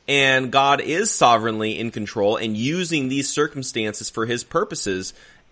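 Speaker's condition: No condition

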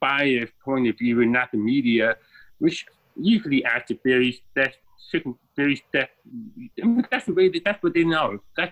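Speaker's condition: Deafness, born deaf

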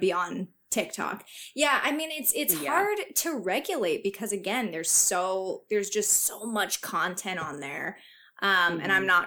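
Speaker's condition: No condition

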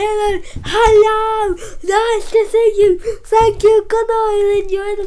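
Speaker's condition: Cerebral palsy; parents worried about breathing with severe COVID

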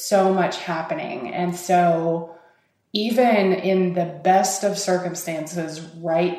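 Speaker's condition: No condition

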